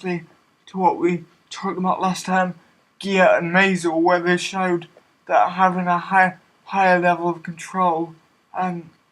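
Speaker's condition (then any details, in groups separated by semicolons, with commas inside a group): Cerebral palsy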